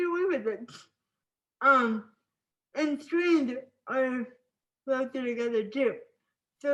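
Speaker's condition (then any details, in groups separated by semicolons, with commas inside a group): Spastic cerebral palsy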